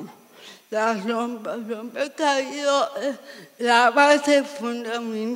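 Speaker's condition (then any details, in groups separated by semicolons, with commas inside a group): Severe cerebral palsy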